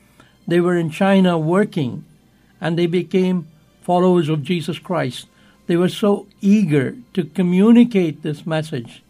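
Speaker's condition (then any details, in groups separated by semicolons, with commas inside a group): No condition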